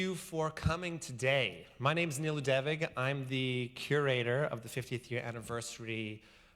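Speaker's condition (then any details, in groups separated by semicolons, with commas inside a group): No condition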